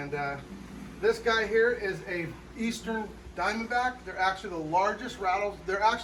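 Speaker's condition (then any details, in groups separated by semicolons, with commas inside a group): No condition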